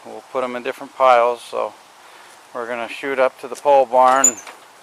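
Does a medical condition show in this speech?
No.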